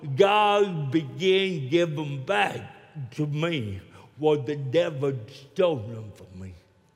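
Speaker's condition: Cerebral palsy; neck operation

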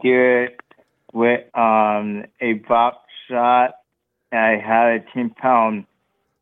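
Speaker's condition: Cerebral palsy; premature birth in Stockton at 1 pound 4 ounces, full brain bleed, blind in left eye, childhood arm surgeries with scars; predicted at birth never to walk or talk, now does public speaking, comfortable telling story

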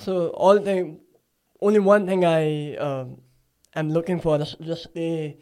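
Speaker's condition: Cleft palate; listeners try harder to understand

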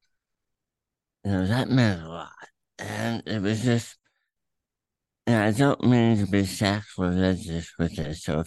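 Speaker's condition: Throat cancer, tumor through tongue, attached to epiglottis; chemo

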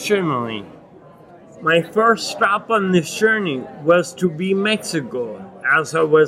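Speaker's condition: Acquired ataxia with dysarthria; Lance-Adams syndrome, brain damage after Legionnaires' pneumonia from contaminated jacuzzi, 12-day induced coma, onset at 39; hard to speak and articulate, chest heaviness when speaking, bites tongue 2-3 times daily eating

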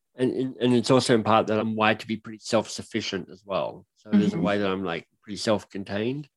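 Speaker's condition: Cleft lip and palate; speech impediment

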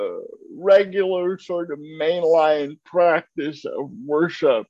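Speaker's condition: Cerebral palsy; uses a wheelchair

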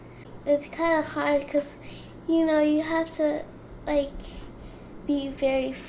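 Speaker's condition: Cerebral palsy; sometimes cannot keep up

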